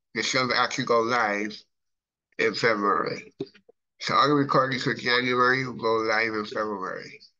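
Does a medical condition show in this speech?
Yes: cerebral palsy.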